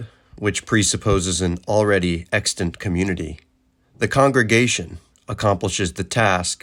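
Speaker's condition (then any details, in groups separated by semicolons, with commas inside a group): No condition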